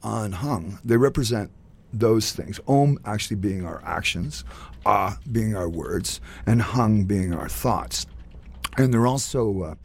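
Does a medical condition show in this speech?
No.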